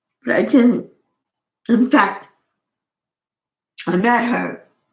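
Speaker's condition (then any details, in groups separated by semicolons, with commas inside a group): Cerebral palsy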